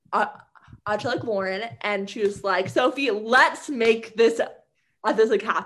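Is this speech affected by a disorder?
Yes: stuttering; stuttering onset around age six, childhood speech therapy, speech therapist Lauren from age ten; Lauren's therapy gave tools to speak confidently with stutter, not elimination, unlike earlier fixing-model therapists; fluency varies day to day, some days perfectly fluent, others persistent stuttering, communication difficult at times; here blocks.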